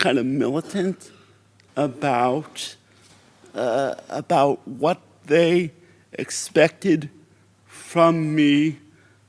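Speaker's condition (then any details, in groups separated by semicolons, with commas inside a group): Cerebral palsy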